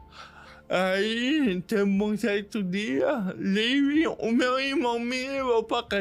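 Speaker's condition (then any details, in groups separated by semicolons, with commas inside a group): Cerebral palsy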